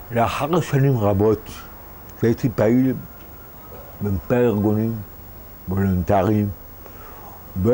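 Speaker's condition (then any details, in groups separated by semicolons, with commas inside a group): Cerebral palsy; birth complication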